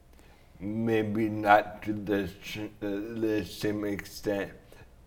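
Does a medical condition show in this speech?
Yes: traumatic brain injury; diffuse axonal brain shearing from snowboard crash into tree, cerebellum damaged, month-and-a-half coma, walks with walker; slurred speech, thinking sharp, relearned talking and swallowing after coma.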